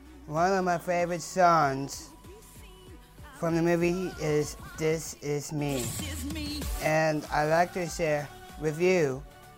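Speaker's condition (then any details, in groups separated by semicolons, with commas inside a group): Down syndrome, trisomy 21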